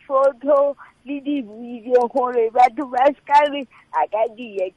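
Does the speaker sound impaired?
Yes: cerebral palsy; since childhood, mobile enough to climb Kilimanjaro after about three to six months of training.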